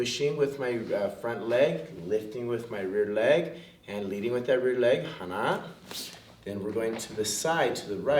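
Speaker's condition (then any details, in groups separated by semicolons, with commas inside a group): No condition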